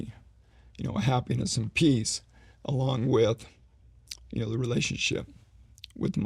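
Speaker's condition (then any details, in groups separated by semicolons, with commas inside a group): ALS; ALS, slowly progressing form; onset about six years ago, diagnosed three years ago; needs voice rest during conversation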